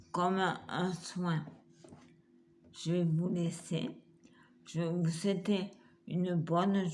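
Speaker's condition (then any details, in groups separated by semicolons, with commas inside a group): Multiple sclerosis; wheelchair, hand difficulties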